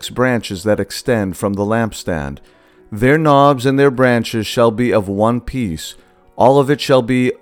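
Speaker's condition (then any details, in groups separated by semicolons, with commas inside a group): No condition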